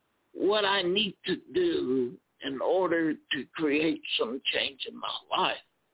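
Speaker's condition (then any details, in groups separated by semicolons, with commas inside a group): Spasmodic dysphonia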